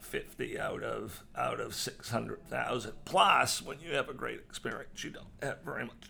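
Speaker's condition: Voice disorder; acquired voice disorder

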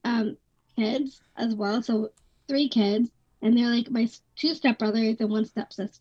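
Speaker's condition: Down syndrome; mother says speaks fast, hosts say speaks and sings beautifully, eloquent, not too fast, self-described big talker

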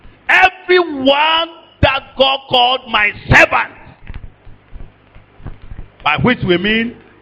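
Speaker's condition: No condition

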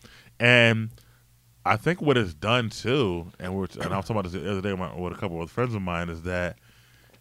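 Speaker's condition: No condition

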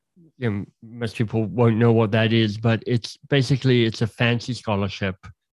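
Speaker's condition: Cleft lip and palate; slight speech impediment persists

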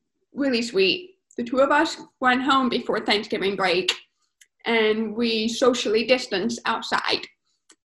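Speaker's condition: Profound hearing loss, congenital; profound hearing loss from birth, cochlear implant at age 3, hearing assistive technology, limited basic sign language; developed speech and listening skills after implant, became more independent in listening and speech

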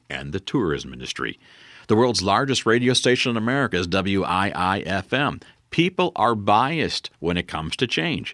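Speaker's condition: No condition

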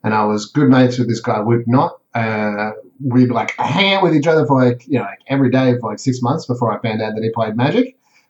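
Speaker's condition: No condition

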